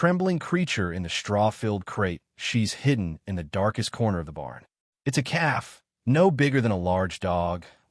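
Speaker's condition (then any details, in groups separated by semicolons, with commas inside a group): No condition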